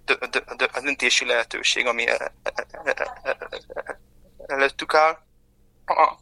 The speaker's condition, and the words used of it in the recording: Stuttering. És még egy dolog, amit szeretnék kiemelni, hogy azok az emberekkel, akiket jól ismerek, sokszor még többet is dadogok